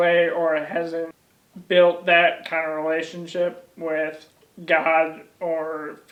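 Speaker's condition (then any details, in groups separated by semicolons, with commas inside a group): ALS; onset in legs, then arms, then core; about 1 year since diagnosis, legs, arms, core lost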